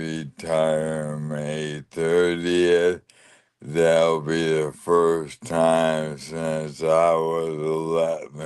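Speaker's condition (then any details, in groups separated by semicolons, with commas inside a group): Lou Gehrig's disease (ALS)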